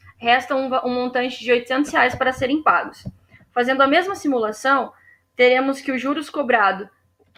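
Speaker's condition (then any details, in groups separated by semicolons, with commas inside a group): No condition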